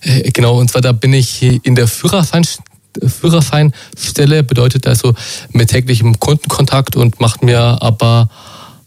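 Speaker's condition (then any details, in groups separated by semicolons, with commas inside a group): Stuttering; stuttering since childhood, cause not exactly known, still being researched; listeners first irritated, often do not recognise it as stuttering, all-day speaking no longer big problem; repeated sounds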